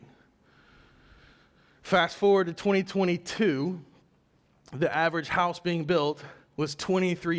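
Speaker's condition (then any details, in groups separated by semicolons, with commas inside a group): No condition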